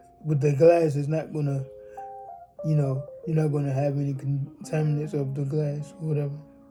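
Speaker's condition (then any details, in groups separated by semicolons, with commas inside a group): Cerebral palsy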